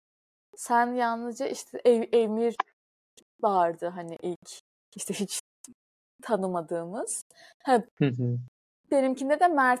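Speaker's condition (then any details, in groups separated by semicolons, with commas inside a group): Stuttering; stuttering present since at least age 14; heavy stutter, not an ordinary stutter, still so at recording; stutters a lot; repeated sounds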